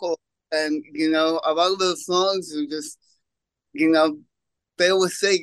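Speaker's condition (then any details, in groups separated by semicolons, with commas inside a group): Cerebral palsy; congenital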